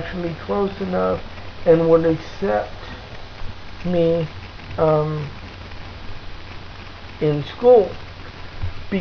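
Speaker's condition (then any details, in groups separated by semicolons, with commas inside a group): Cerebral palsy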